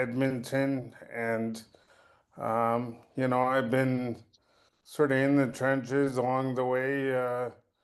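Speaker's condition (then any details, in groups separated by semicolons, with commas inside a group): Cerebral palsy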